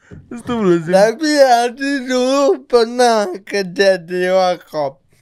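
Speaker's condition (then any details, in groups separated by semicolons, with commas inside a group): Cerebral palsy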